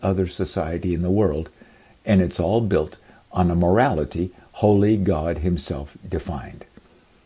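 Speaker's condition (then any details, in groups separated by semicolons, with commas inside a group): No condition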